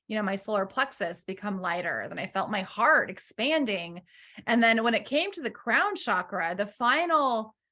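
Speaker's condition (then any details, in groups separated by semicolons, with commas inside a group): No condition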